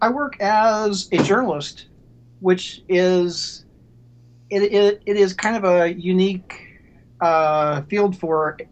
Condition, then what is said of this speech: Stuttering. One is if I have been drinking too much, and the other is if I'm very mad.